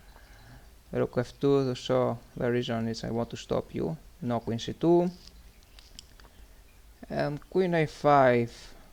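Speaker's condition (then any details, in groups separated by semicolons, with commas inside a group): No condition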